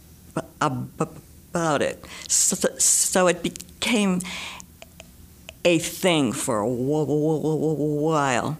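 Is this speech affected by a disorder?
Yes: stutter; stutter persisting despite much of life trying to stop, described as incurable; severe stutter, stutters a lot; struggles to speak; here repeated sounds, prolonged sounds, blocks.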